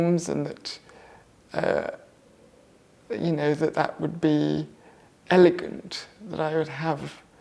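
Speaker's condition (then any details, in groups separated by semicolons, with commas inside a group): Cerebral palsy; left-sided muscle tension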